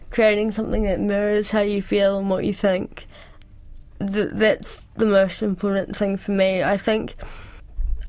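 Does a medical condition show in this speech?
Yes: cerebral palsy; cerebral palsy since childhood, presses really hard when writing.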